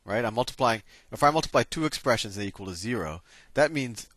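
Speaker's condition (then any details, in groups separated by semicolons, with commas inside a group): No condition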